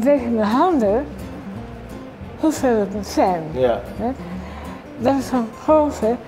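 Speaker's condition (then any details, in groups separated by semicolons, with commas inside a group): Tongue cancer; can only eat completely smooth pureed food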